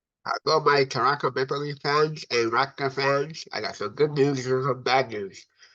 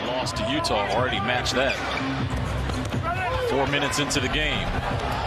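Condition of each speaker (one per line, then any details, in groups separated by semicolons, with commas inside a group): Cerebral palsy; from birth, affects brain and body muscles
No condition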